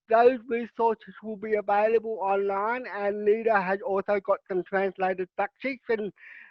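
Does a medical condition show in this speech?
Yes: cerebral palsy.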